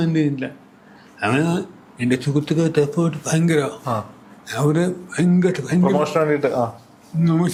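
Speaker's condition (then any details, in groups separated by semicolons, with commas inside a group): Cerebral palsy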